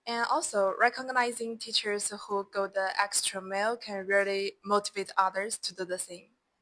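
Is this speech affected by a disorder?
No.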